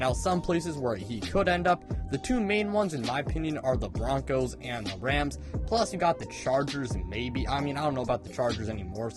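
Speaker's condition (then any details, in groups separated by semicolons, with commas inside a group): No condition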